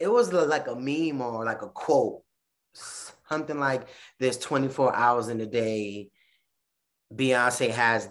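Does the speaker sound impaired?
Yes: stuttering; stutter since childhood, fear of stuttering held back acting and musical theater; here prolonged sounds, blocks.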